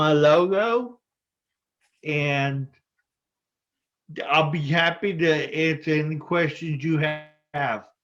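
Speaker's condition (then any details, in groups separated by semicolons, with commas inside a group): Spinocerebellar ataxia type 14, SCA14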